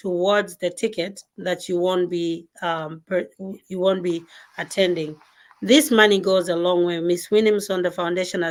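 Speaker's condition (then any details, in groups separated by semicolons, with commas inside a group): No condition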